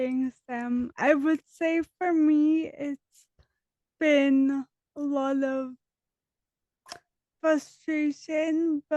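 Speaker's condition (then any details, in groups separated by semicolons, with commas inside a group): Dystonia; diagnosed age 10, now 33, on medication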